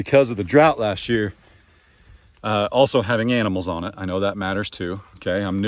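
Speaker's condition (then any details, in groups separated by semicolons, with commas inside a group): No condition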